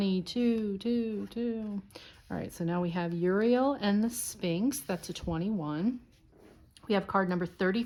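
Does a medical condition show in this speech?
No.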